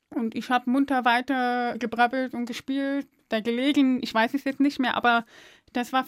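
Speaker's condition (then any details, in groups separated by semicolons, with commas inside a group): Deafness; deaf since birth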